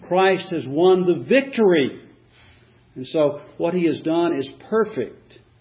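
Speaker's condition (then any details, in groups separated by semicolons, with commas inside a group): No condition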